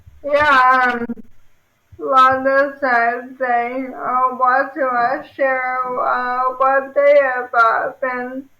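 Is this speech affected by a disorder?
Yes: ALS; sporadic form, onset in pinky finger.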